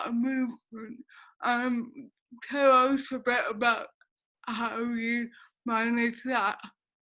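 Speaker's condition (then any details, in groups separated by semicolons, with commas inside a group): Cerebral palsy; affects speech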